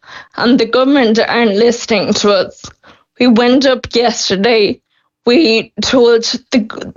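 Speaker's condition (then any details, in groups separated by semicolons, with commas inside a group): Friedreich's ataxia; progressive, wheelchair user, transfers need hands-on support of two people, mobility declining; not yet on Skyclarys (Biogen), in 20s; speech declining, swallowing declining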